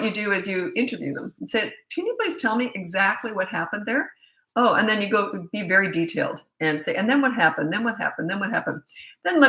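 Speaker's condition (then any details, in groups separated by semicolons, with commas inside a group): No condition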